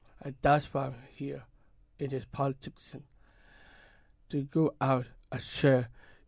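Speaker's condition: Down syndrome; present from birth, 28 years old, learned to walk, talk, read and write

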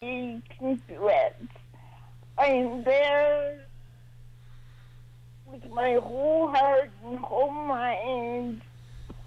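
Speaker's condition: Cerebral palsy, mild

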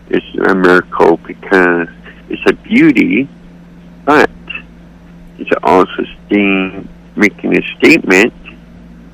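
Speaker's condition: Cerebral palsy; accepts own voice

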